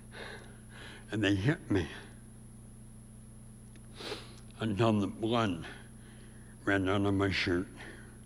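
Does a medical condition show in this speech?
Yes: severe speech impediment; white woman taught tongue movement, chewing food and speaking, impediment heard on radio.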